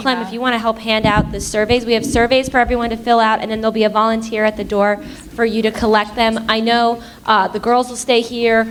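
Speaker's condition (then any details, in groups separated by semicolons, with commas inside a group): No condition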